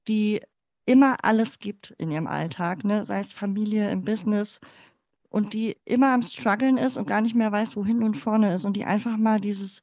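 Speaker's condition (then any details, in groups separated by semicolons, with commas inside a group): Cleft palate; congenital, born in former GDR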